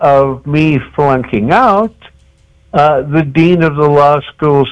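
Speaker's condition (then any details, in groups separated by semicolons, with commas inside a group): Cerebral palsy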